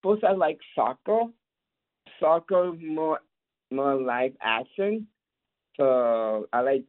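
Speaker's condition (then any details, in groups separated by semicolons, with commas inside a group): Down syndrome; lives independently, describes self as very capable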